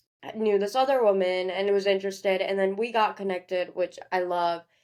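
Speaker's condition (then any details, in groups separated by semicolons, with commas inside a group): No condition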